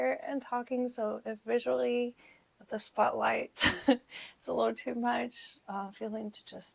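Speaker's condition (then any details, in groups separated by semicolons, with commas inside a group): No condition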